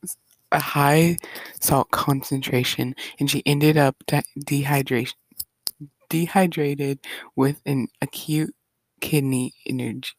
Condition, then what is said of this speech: Stuttering. Friends listen to my podcast before and they're like, oh my God, your voice is so quiet.